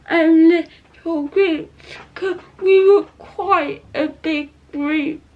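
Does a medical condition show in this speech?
Yes: cerebral palsy; not quadriplegic.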